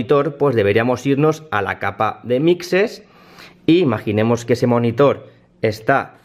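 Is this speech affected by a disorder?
No.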